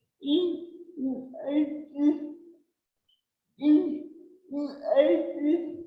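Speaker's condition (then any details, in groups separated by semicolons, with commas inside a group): Cerebral palsy; since birth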